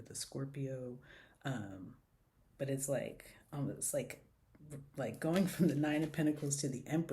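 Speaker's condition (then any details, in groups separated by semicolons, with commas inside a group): No condition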